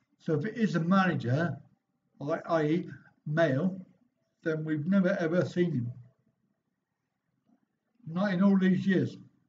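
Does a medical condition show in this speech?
Yes: cerebral palsy; back surgery.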